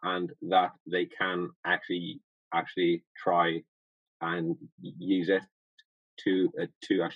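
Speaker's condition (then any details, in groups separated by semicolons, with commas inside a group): Stutter; persistent stutter that does not fade, ongoing long-term self-management; much improved but still present, self-managed with rhythmical thinking pacing and tongue twisters; repeats parts of words, blocks on words, stuck on certain sounds, worse with stress, slows to beat; repeated sounds, repeated words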